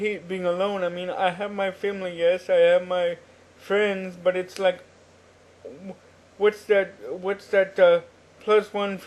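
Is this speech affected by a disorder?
Yes: cerebral palsy.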